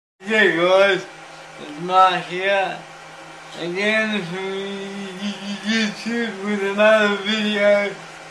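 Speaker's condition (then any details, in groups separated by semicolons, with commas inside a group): Cerebral palsy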